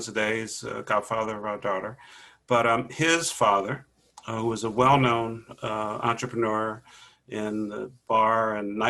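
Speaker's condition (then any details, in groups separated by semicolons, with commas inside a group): No condition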